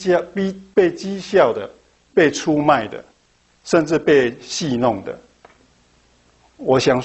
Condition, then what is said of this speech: No condition.